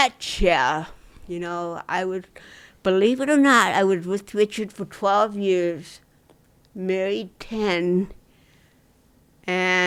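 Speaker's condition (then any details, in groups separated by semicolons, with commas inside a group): Dystonia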